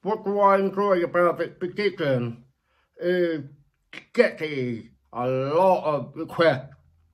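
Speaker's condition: Deafness; born deaf, childhood speech therapy at John Tracy speech therapy school in US, mother-supported, lip reads; relies on Google Meet live captions and lip reading during video call; very clear per host, sounds like late-deafened speaker, captions offered in case unclear

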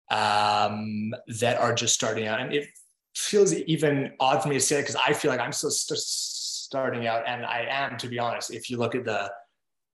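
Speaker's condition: Stutter; stutter since childhood, speech therapy as child, attended stuttering meetings in California twice in a year; stutter persisting in adulthood, audible in conversation; frequent fillers um and uh, word and phrase repetitions, coping mechanisms to hide stutter; repeated sounds, prolonged sounds, blocks

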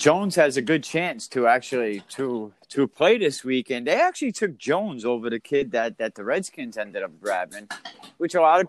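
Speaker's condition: No condition

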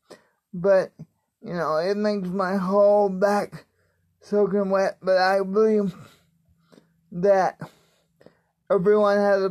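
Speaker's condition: Cerebral palsy, spastic quadriplegic; uses wheelchair

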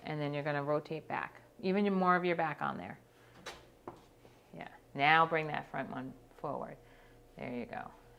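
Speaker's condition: No condition

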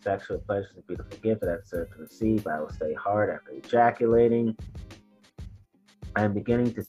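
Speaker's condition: No condition

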